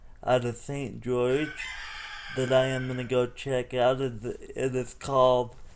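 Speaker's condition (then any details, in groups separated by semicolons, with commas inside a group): Cerebral palsy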